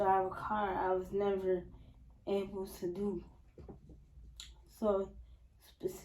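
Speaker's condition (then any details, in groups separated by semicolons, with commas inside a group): Spastic quadriplegic cerebral palsy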